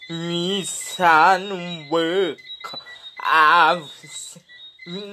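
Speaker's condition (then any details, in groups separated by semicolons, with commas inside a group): Speech impediment; would need therapy to go on camera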